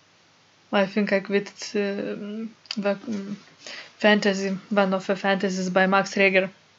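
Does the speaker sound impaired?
No.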